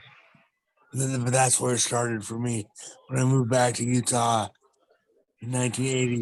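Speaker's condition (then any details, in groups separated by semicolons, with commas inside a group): Traumatic brain injury; car crash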